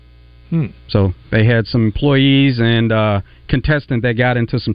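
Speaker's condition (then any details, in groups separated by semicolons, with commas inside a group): No condition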